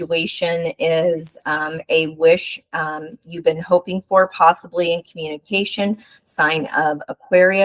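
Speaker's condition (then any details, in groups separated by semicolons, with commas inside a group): No condition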